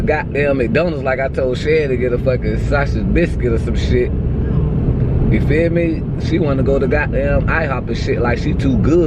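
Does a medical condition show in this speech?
No.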